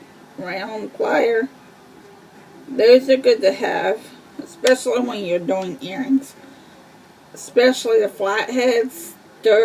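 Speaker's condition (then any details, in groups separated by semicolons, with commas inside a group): Cerebral palsy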